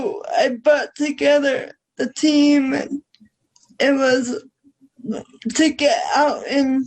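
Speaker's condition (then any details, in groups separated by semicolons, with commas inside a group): Cerebral palsy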